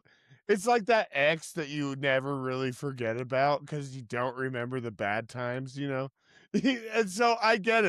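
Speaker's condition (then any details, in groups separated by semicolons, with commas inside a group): No condition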